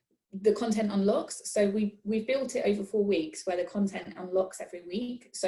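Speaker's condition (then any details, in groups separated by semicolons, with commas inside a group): No condition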